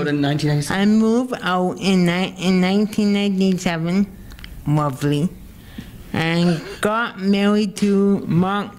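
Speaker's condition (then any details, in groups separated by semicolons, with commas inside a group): Acquired brain injury; car accident at eight months old; had speech therapy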